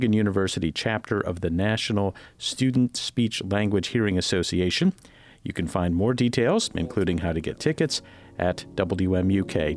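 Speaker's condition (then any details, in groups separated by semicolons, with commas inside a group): No condition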